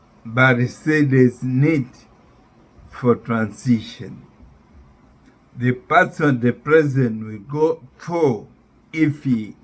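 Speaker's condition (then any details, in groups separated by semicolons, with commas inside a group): Neurological disease after spinal surgery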